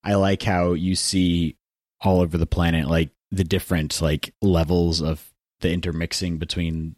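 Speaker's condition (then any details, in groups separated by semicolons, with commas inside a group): No condition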